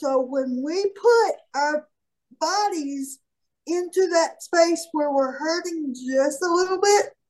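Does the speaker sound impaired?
Yes: cerebral palsy; largely independent.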